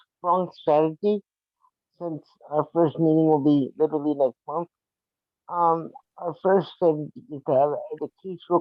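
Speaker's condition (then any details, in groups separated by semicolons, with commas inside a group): Cerebral palsy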